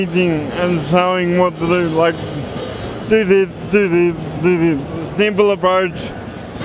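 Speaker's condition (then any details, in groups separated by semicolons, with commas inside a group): Cerebral palsy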